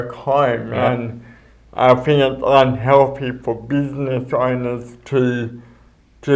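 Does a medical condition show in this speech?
Yes: cerebral palsy; speech.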